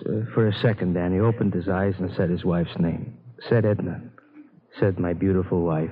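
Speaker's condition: No condition

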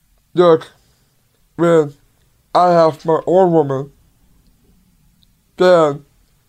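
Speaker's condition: Down syndrome; low muscle tone, poor balance, delayed reaction time, took 6 years to learn bike riding

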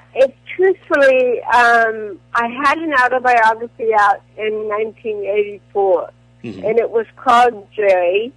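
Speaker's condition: Cerebral palsy; dependent on Botox

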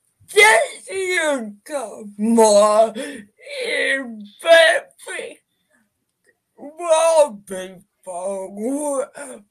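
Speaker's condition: Cerebral palsy; uses Linkgraphia communication device

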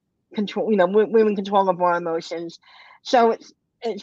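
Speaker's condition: Cleft lip and palate, bilateral

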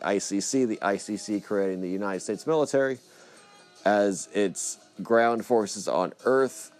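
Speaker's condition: No condition

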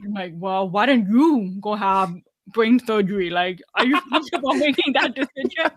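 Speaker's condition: Deafness, severe

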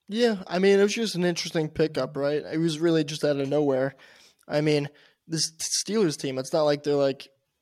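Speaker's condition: No condition

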